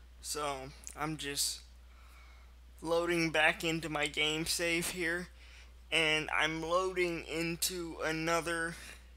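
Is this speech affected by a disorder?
Yes: cerebral palsy, mild.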